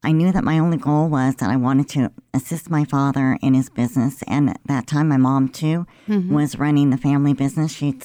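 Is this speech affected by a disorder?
Yes: cleft lip and palate; congenital, present since birth, about 50-some years ago.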